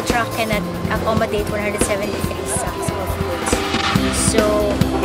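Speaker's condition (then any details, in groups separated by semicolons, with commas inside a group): No condition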